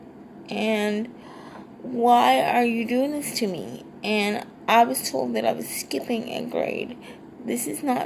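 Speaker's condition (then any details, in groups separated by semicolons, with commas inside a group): Cerebral palsy, triplegia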